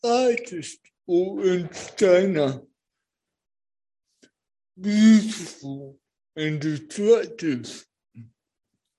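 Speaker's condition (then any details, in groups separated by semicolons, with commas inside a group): Cerebral palsy; born not breathing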